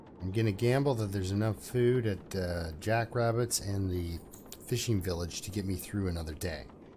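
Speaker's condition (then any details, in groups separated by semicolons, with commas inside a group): No condition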